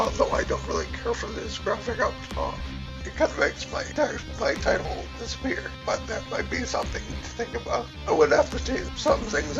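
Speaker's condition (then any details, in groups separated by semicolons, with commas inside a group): Cerebellar ataxia from brain tumour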